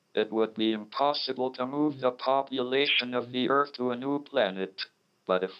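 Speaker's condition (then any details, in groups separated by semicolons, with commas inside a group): Motor neuron disease (ALS), speech-generating device; body hardly works at all; discomfort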